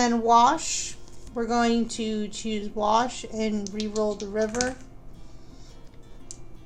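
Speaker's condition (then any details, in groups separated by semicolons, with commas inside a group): No condition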